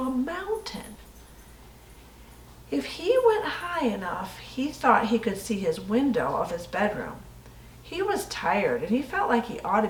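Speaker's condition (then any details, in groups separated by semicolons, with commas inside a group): No condition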